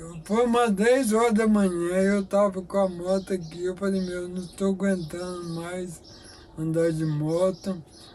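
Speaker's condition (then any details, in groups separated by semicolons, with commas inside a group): Amyotrophic lateral sclerosis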